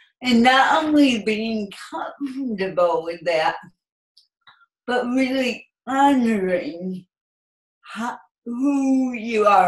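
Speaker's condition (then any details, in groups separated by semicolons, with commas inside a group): Cerebral palsy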